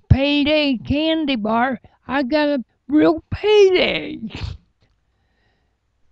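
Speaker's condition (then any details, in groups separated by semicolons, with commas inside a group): Cerebral palsy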